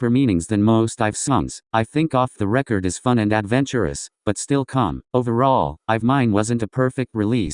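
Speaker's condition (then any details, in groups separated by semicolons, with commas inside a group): No condition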